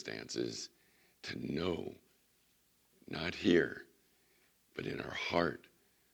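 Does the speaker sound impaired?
Yes: vocal cord surgery recovery; recovering from vocal cord surgery, resting voice, recent cold and coughing set recovery back; voice not ready for full message, doctor limits teaching to 10-15 minutes.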